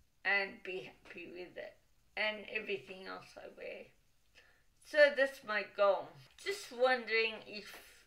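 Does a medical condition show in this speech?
Yes: cerebral palsy, dystonic.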